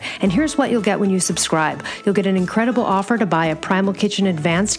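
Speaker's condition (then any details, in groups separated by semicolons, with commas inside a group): No condition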